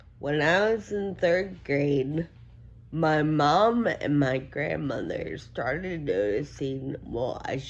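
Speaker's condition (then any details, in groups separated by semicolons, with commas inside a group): Friedreich ataxia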